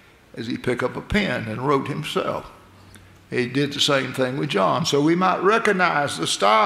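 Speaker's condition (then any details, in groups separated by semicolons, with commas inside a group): No condition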